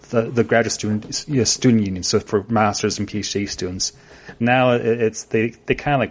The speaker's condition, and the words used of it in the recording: Stuttering. You can probably tell if you listen to how I talk, I sometimes stutter, sometimes I slur words.